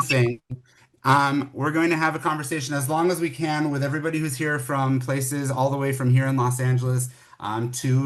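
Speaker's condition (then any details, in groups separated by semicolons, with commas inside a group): No condition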